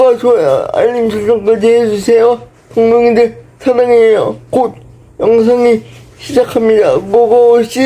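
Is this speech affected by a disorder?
Yes: brain lesion disability.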